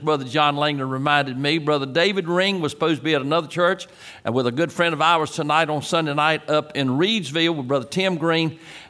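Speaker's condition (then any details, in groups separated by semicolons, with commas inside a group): No condition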